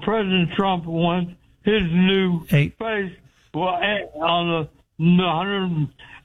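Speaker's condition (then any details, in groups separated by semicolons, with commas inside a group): Speech impediment after head injury; cause unclear, stabbed by girlfriend and hit in head with ashtray years ago; trouble getting words out, thinking intact, rapid-fire excited delivery, word repetitions, hard to follow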